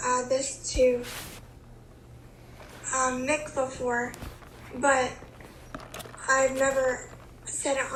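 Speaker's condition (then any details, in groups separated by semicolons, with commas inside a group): Cerebral palsy; can speak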